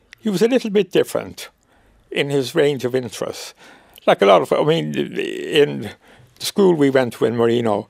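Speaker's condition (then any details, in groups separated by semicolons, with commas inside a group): Motor neuron disease; wheelchair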